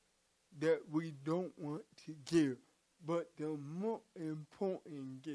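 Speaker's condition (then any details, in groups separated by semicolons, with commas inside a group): Cerebral palsy; from birth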